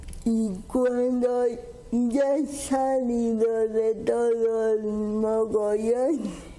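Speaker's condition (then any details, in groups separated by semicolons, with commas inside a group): Cerebral palsy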